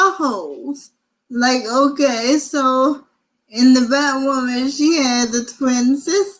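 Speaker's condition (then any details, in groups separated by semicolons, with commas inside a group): Cerebral palsy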